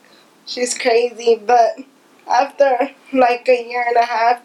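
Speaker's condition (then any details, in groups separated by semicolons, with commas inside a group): Cerebral palsy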